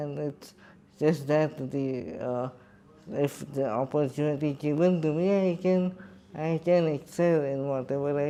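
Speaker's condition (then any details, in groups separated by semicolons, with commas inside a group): Cerebral palsy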